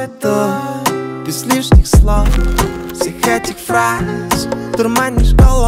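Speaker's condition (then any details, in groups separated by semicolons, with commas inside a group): No condition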